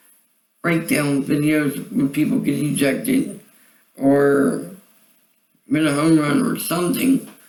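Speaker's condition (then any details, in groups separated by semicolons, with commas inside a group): Cerebral palsy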